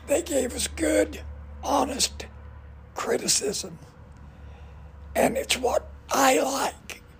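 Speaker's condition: Voice damage from cancer; given fatal prognosis 5 years ago

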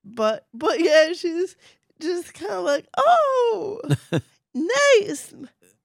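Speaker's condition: Cerebral palsy, mild

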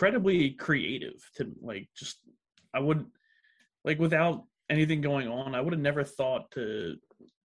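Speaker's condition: No condition

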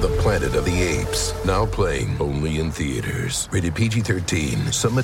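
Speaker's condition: No condition

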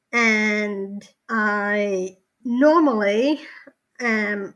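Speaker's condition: Down syndrome

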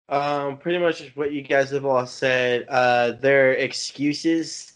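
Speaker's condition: No condition

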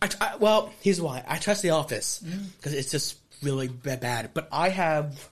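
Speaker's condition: Stutter; stutter since childhood, speech therapist in school; still has a stutter; no stuttering when performing in wrestling ring; prolonged sounds

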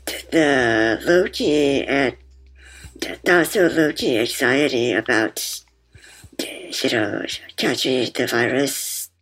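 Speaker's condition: Muscular dystrophy; uses wheelchair

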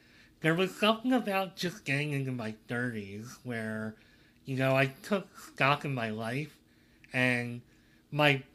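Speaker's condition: Cleft lip and palate

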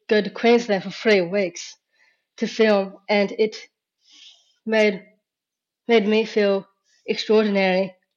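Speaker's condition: Down syndrome

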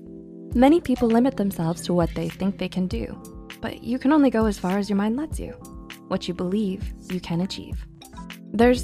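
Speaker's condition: No condition

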